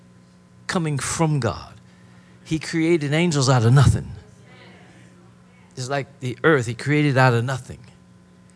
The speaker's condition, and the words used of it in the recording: None; typical speech.